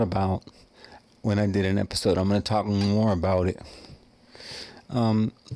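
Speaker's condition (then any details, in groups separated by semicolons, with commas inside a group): Cerebral palsy; wheelchair user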